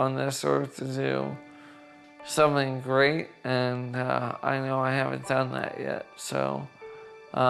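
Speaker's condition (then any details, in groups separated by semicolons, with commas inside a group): ALS; onset with upper body muscle spasms; about 18 months from first symptom to diagnosis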